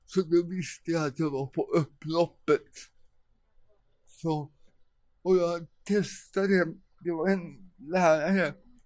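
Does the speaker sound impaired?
Yes: cerebral palsy; present from birth, caused by not breathing for first 45 minutes of life; cramps, worse in cold, lives in Thailand because Sweden too cold.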